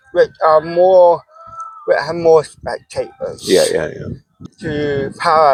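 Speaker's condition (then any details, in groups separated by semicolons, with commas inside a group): Cerebral palsy; mild, ataxic type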